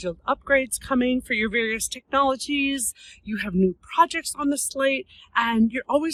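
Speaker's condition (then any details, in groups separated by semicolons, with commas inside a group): No condition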